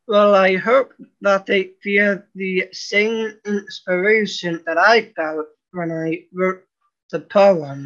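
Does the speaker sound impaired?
Yes: Down syndrome; 36-year-old man, from birth.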